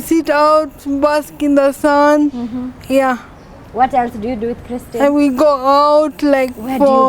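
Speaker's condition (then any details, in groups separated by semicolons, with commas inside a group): Cerebral palsy; from birth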